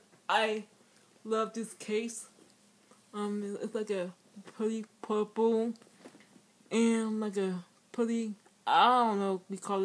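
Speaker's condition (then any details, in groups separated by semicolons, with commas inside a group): Speech impairment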